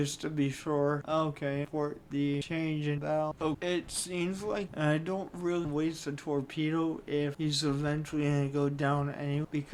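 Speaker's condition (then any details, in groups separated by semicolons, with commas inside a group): Cerebral palsy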